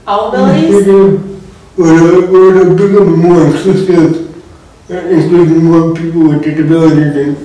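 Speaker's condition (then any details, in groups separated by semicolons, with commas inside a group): Cerebral palsy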